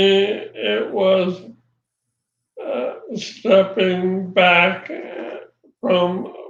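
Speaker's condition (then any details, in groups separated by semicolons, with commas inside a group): ALS; voice changed early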